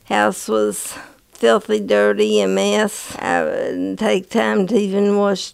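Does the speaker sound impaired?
Yes: Parkinson's disease; onset early 50s, first sign full body tremor and fall, Requip treatment, dose raised over years; Requip stopped by neurologist, tremors much worse, trouble walking, uses cane and walker.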